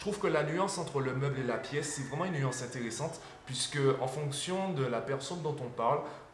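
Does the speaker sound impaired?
No.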